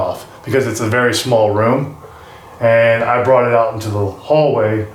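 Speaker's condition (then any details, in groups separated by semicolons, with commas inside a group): No condition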